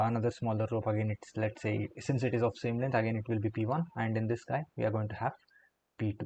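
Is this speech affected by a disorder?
No.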